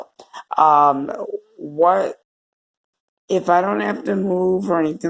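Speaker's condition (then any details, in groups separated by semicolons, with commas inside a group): Cerebral palsy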